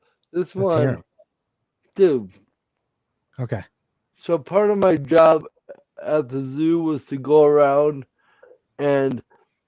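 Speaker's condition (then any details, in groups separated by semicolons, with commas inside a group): Cerebral palsy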